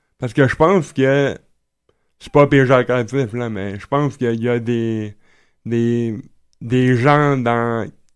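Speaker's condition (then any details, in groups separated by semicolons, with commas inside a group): Cerebral palsy; from birth, oxygen lack, legs weak, learning difficulties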